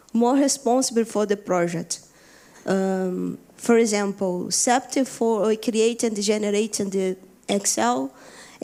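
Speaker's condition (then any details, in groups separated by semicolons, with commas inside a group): No condition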